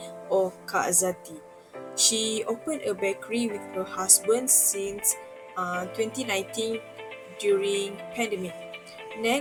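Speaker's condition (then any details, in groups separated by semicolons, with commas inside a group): No condition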